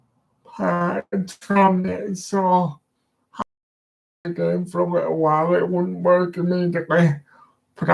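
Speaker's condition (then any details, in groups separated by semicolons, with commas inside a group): Disability affecting speech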